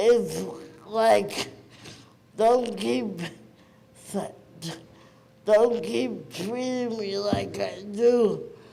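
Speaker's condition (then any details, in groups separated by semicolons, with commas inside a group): Cerebral palsy; present from birth, premature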